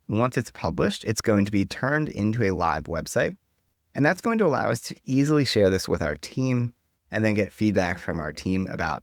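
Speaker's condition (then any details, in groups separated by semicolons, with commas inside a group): No condition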